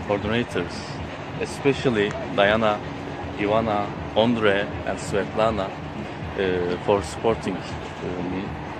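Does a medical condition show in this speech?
No.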